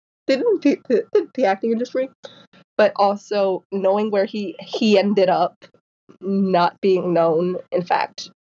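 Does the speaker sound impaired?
Yes: stuttering; developmental neurological stutter, born four months early, no speech until four, onset at eight, suspected genetic; stutters on every letter and when singing, mid-word, masks fluency, worse when mask falls off; here repeated sounds.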